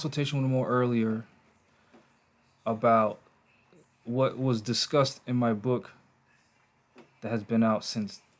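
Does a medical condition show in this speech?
No.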